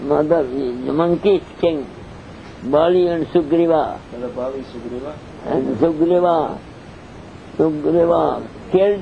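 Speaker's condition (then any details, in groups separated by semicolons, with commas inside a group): Deafness; questions from listeners not taken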